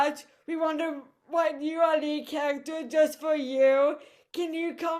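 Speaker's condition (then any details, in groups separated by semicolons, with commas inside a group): Cerebral palsy; voice affected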